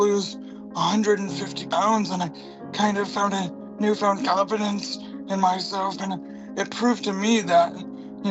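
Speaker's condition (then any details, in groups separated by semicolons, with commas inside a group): Cerebral palsy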